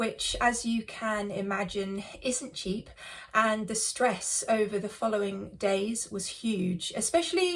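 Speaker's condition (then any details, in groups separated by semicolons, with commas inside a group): No condition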